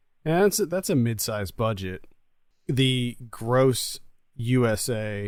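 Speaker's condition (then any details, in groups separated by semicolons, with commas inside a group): No condition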